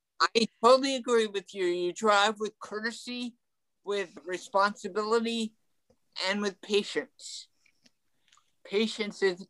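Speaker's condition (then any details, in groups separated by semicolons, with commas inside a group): Ataxic cerebral palsy; mild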